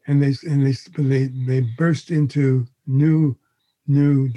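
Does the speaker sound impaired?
Yes: Parkinson's disease; onset around age 81, first noticed sign frozen mask-like face, diagnosed by neurologist, progressive.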